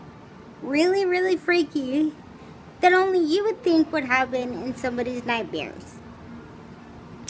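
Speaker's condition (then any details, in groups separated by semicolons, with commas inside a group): Cerebral palsy, spastic, severe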